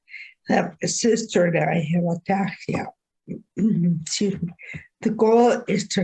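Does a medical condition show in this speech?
Yes: ataxia.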